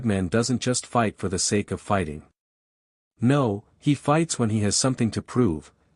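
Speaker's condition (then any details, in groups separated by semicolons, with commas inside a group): No condition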